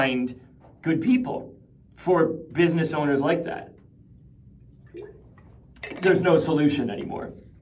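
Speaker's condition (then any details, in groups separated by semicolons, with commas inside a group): No condition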